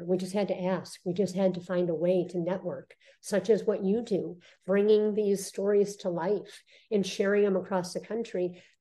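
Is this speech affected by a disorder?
Yes: cleft lip and palate; congenital.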